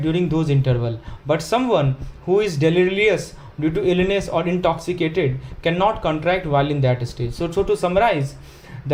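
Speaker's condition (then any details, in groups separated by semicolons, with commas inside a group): No condition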